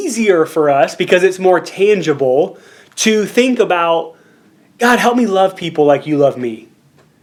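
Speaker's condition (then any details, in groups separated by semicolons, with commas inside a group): No condition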